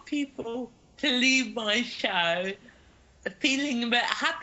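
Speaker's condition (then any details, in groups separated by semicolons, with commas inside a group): Cerebral palsy; cerebral palsy since childhood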